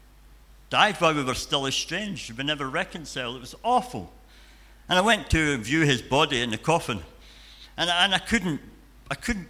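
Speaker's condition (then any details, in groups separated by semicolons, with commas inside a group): Cleft palate and cleft lip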